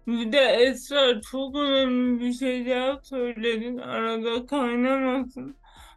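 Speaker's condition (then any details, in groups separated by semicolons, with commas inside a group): Cerebral palsy; independent of own intention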